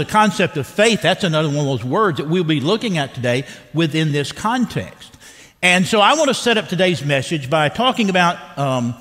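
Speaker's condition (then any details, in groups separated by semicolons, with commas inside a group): No condition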